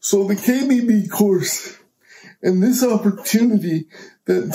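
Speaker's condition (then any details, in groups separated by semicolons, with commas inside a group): Cerebral palsy; uses power wheelchair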